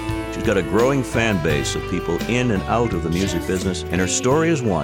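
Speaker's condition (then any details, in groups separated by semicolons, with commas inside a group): No condition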